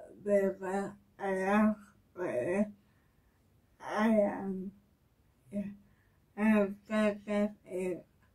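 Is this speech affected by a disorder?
Yes: cerebral palsy; since birth, brain injury from preterm birth.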